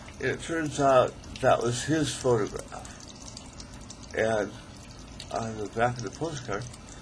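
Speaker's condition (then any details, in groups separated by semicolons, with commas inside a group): ALS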